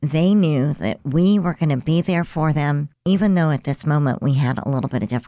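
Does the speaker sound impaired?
Yes: cleft lip and palate; present since birth.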